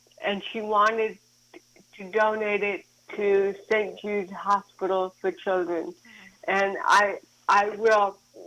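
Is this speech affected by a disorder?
Yes: cerebral palsy.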